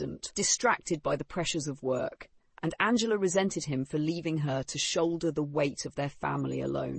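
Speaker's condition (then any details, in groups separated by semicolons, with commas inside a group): No condition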